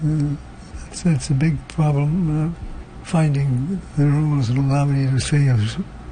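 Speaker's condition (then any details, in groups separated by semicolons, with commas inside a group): Parkinson's disease, atypical; progressive, lives in long-term care complex in Bedford; good day so far, recently awake, slow movements, no hand tremor, hands and feet unaffected; slow speech, loses thread, trouble finishing sentences, word-finding worse when tired, poor focus, avoids hard words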